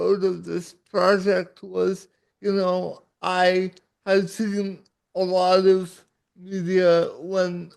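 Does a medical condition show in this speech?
Yes: cerebral palsy.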